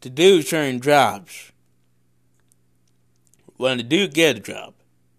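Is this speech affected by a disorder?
Yes: cerebral palsy; congenital, no known medical cause.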